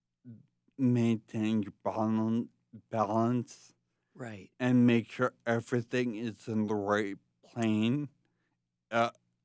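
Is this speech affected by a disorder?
Yes: traumatic brain injury from tumour; speech affected, in speech therapy.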